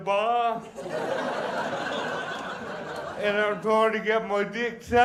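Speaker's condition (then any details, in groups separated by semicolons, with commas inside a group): Cerebral palsy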